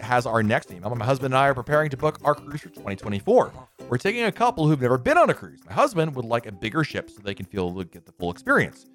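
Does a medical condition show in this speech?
No.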